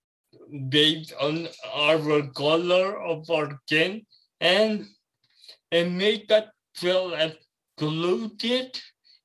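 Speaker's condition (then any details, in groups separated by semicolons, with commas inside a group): Cerebral palsy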